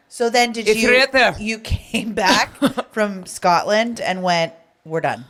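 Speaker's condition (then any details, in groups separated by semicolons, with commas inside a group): No condition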